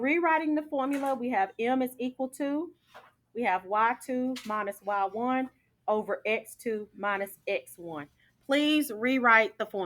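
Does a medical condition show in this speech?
No.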